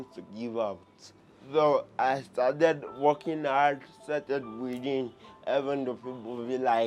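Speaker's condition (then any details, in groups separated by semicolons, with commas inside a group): Cerebral palsy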